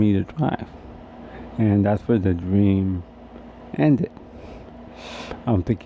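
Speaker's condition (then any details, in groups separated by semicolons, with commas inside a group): Cerebral palsy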